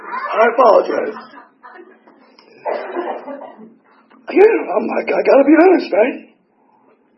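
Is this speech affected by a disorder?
Yes: tracheotomy; tracheotomy for 4 years, 8 surgeries; tracheotomy still in place.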